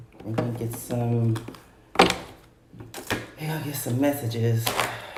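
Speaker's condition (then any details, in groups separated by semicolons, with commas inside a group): No condition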